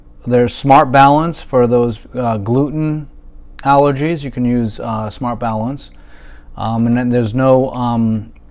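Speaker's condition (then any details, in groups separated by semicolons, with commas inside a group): No condition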